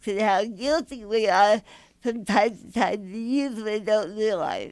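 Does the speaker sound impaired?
Yes: mild cerebral palsy; mild cerebral palsy affecting speech; difficult to understand at first, easier once listener adjusts; hard to understand initially, listeners must listen closely.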